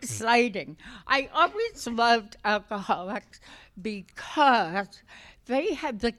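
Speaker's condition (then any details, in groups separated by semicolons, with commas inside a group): Essential tremor; essential tremor affecting voice; may be hard to understand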